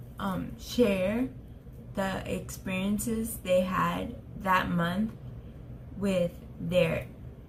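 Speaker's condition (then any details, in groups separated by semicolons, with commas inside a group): Traumatic brain injury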